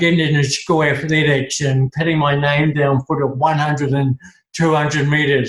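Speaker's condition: Cerebral palsy; talking and coordination

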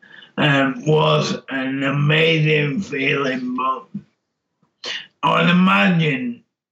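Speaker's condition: Motor neurone disease; mind still intact

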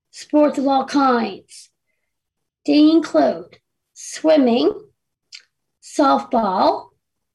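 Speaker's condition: Down syndrome; delivering live talk with slides

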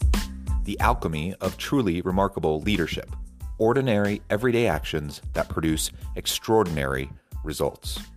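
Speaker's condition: No condition

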